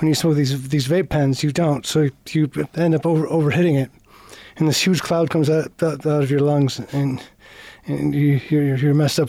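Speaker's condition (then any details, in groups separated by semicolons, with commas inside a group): Parkinson's disease; Parkinson's disease diagnosed 17 years ago, progressive, affects walking, talking, swallowing and drinking; must think before talking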